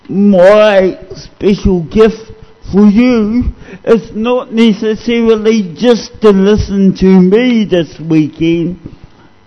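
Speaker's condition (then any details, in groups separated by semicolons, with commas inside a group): Cerebral palsy; discovered at age 2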